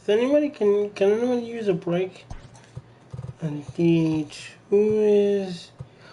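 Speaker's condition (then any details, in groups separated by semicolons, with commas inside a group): Cerebral palsy; from birth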